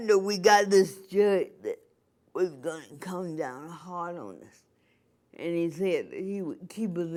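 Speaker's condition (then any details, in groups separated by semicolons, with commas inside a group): Cerebral palsy; cerebral palsy, from birth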